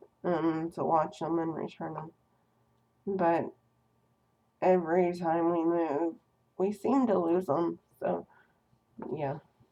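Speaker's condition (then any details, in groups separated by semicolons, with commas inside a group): Cerebral palsy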